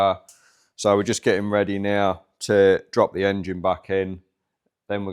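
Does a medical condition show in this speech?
No.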